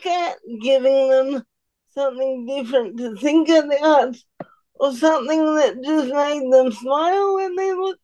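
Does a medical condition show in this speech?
Yes: cerebral palsy; uses about three fingers on right hand to manipulate lego bricks.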